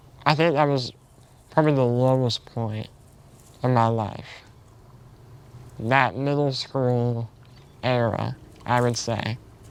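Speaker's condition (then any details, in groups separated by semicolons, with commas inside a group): Spinal muscular atrophy type two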